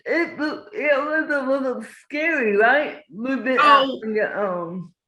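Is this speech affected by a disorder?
Yes: cerebral palsy.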